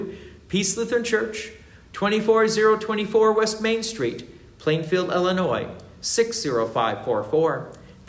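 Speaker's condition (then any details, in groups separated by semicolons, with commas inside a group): No condition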